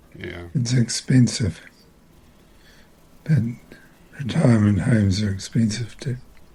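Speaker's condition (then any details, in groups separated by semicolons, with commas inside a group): Multiple system atrophy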